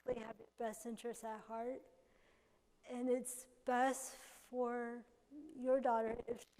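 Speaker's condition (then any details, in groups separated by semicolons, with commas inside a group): Cerebral palsy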